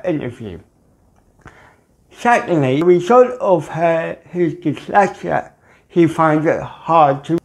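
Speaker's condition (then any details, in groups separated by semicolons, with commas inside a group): Cerebral palsy; mild, ataxic type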